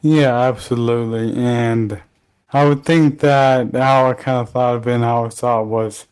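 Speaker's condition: ALS; tracheotomy with 24-hour care and suctioning anticipated

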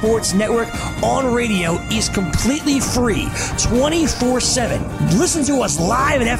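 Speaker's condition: No condition

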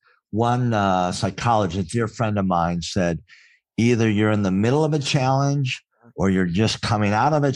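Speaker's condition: Cleft palate; congenital cleft palate

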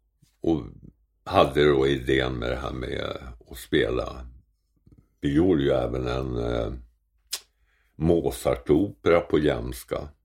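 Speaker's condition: Tongue cancer; like a wound

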